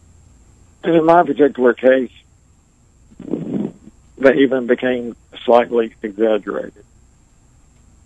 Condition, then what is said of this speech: ALS (motor neuron disease). Doing that full throttle, even though he sits in a wheelchair, barely able to speak.